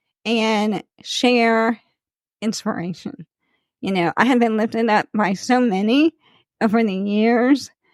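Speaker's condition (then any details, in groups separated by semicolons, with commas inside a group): ALS; slow progressing form; speech slightly slurred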